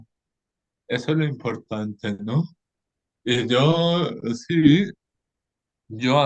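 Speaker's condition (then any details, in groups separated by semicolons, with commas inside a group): Cerebral palsy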